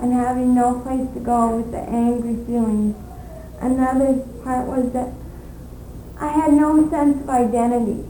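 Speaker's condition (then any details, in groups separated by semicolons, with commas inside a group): Cerebral palsy; speaks fluently with few pauses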